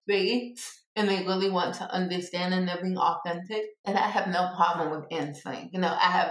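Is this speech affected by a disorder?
Yes: cerebral palsy; from birth, born two months premature, 2 pounds 12 ounces, significant motor skill delays, physical and occupational therapy as child; speech impediment, people sometimes ask about it.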